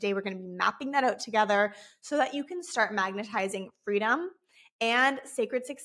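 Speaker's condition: No condition

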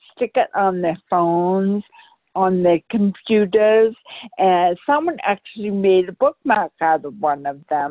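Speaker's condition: Brain aneurysm rupture; sudden ruptured brain aneurysm, coma afterward, relearned walking and talking, balance issues, physical therapy; not even four years since rupture, still learning to walk, swerves from balance issues; sounds different than before, speech leads people to think deaf

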